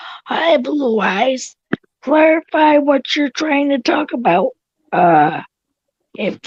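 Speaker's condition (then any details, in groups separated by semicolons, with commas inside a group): Cerebral palsy; tracheotomy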